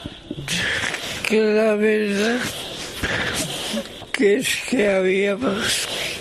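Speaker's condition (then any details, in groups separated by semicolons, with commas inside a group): ALS, speech-generating device; left side symptoms first, initially attributed to herniated discs, diagnosed 13 years ago, about six months to diagnosis; uses special eye-tracking viewer to move tablet mouse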